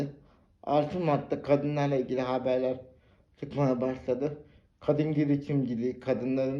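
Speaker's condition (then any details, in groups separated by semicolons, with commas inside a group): Cerebral palsy; spastic type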